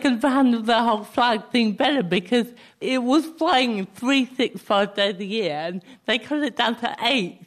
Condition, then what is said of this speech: Cerebral palsy. And by the way, don't you think speech impediment is a really bloody hard thing to say as well?